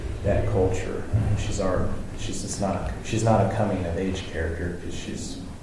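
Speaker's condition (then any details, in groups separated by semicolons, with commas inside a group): No condition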